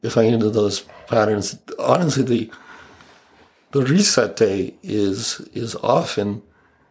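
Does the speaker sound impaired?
Yes: ALS; father Bob Snow died of ALS, right hand and forearm affected, left hand partly weak, feeding tube, clinical trial drug; tongue affected but unchanged, predicted speech loss within a year not happened, voice changed, sounds older, voice challenges at work.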